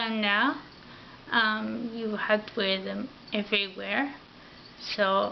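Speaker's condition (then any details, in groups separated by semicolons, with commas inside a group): Ataxia; affects mouth and tongue coordination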